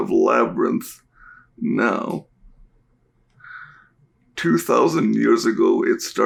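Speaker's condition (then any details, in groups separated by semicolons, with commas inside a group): Cerebral palsy; diagnosed at birth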